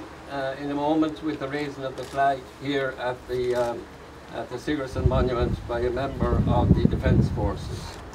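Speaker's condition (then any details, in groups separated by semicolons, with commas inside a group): No condition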